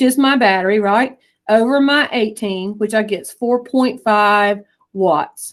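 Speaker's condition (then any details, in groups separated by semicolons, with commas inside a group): No condition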